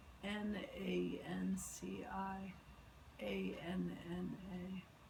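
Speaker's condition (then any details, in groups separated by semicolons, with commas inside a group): Multiple sclerosis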